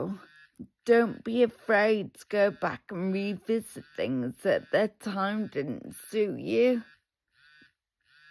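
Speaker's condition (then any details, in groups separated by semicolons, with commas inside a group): Multiple sclerosis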